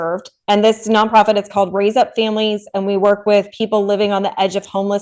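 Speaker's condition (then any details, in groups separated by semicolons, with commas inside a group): No condition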